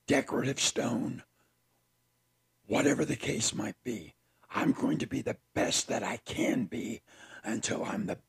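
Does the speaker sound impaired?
Yes: partial laryngectomy; about 20 years since sudden onset, speech still self-described as unusual.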